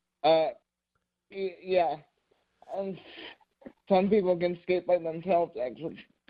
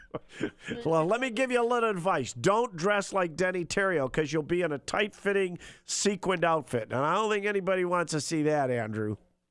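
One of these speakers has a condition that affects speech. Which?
The first: cerebral palsy.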